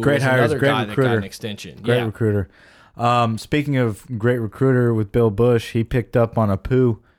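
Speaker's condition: No condition

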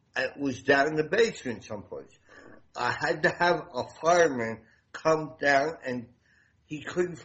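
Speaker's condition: Damaged voice box; voice sounds noticeably different, self-conscious about voice, limits meeting people

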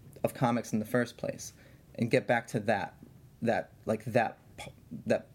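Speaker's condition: Stutter; occasional stutter; stutters briefly during interview, apologizes for it; stutters sometimes, apologizes for stuttering mid-interview; repeated words, prolonged sounds

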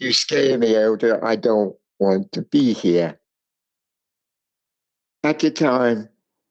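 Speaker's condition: Cerebral palsy; speech impairment

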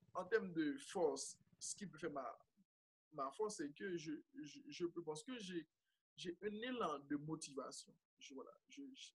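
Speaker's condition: Stuttering; whole-word repetitions, comme, stuttered moments left uncut in videos; repeated sounds, repeated words

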